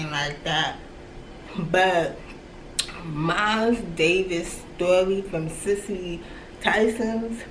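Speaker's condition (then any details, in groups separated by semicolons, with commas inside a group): Cerebral palsy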